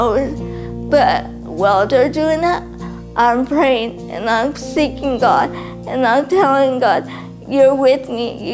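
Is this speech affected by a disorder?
Yes: cerebral palsy.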